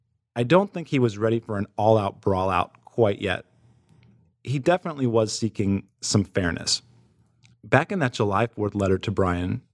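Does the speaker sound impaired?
No.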